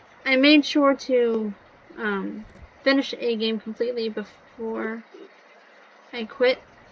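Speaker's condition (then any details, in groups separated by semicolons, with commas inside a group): No condition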